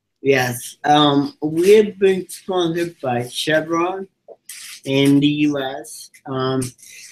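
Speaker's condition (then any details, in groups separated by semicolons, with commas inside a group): Cerebral palsy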